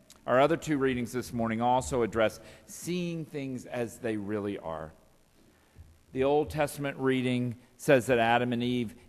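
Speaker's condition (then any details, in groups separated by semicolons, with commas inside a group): No condition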